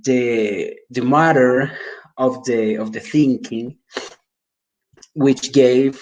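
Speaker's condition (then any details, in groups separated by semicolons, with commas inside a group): No condition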